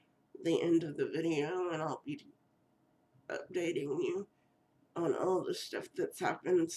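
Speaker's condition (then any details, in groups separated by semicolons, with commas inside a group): Cerebral palsy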